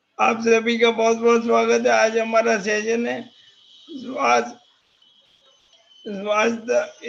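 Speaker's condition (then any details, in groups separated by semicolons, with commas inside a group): Motor neurone disease; voice strong and loud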